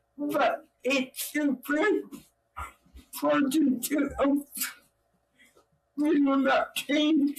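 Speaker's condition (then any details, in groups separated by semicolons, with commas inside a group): Cerebral palsy; own voice needs subtitles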